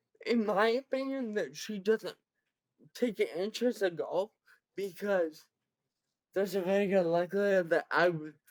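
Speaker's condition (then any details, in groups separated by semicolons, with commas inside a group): Cerebral palsy, severe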